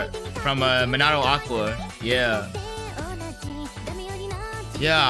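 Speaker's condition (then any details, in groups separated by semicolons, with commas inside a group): No condition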